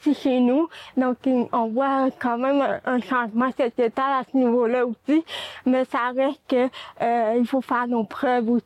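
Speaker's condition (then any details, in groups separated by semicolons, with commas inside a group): Cerebral palsy; speech and language disorder caused by cerebral palsy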